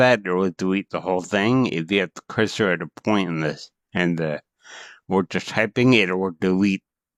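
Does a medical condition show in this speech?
Yes: cerebral palsy.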